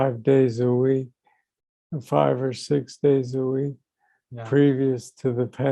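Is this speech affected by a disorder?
Yes: young onset Parkinson's disease.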